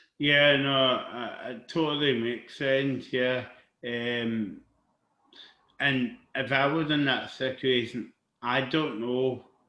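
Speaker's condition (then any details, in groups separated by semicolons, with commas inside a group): Cerebral palsy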